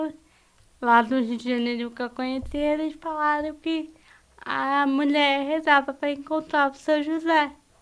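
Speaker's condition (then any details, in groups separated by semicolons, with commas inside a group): Cerebral palsy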